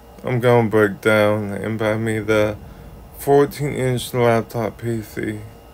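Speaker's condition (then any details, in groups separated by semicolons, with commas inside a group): Ataxic cerebral palsy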